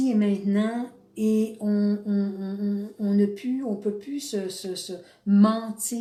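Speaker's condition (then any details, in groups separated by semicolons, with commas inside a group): No condition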